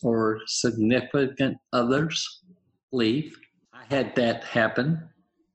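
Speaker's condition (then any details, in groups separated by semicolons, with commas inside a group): Aphasia, apraxia, dysarthria after stroke; motor apraxia, dysarthria from stroke, lost reading and writing, doctors said would never talk; one year three months post-stroke, practices speech four hours daily, helped by St. Petersburg aphasia center; initially mute, plans each sentence, interruption loses it, mistaken for drunk, carries aphasia card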